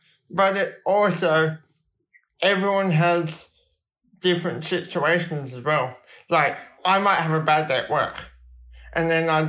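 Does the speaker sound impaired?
Yes: cerebral palsy.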